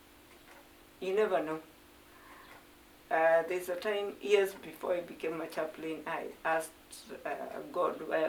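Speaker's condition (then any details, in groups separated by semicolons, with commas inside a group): No condition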